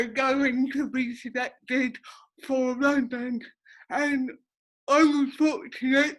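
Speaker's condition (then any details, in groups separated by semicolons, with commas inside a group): Cerebral palsy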